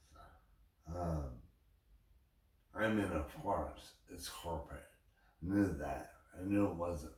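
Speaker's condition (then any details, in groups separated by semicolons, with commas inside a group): Brain injury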